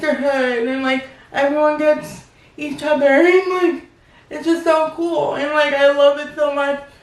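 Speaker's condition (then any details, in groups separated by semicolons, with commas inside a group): Cerebral palsy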